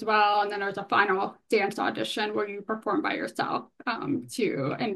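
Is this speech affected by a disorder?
Yes: hearing loss; bilateral, noticed about age 5, analog then digital hearing aids, right ear beyond aid benefit, left hearing aid.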